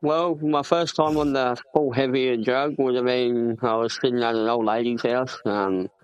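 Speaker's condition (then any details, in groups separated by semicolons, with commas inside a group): Cleft palate; congenital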